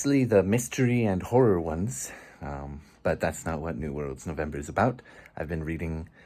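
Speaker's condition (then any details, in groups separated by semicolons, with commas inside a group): No condition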